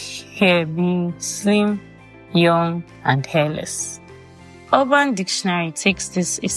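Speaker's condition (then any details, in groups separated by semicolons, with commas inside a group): No condition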